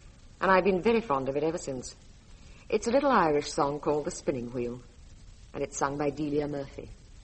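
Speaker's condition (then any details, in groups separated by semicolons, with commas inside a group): No condition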